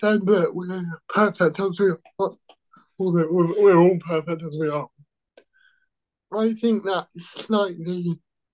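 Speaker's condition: Cerebral palsy

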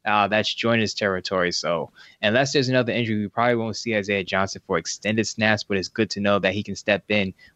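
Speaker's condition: No condition

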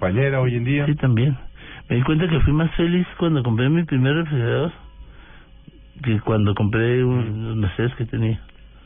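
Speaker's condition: Parkinson's disease; under care of leading Colombian Parkinson's neurologist, running and tennis exercise prescribed

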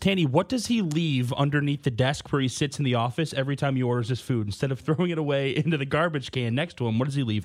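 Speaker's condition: No condition

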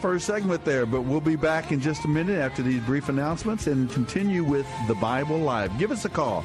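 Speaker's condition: No condition

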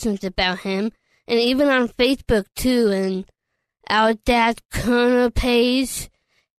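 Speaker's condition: Down syndrome; age 24

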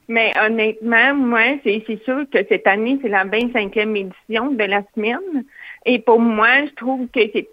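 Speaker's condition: Hearing loss with cochlear implant; hard of hearing, cochlear implant at age 4, operated very young, uses interpreters

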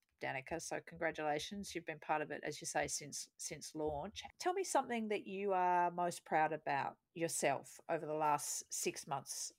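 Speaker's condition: No condition

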